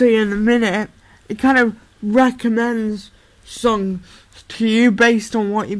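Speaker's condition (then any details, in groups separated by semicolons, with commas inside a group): Cerebral palsy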